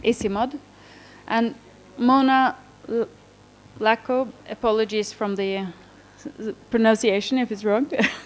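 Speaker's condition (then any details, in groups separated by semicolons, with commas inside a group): No condition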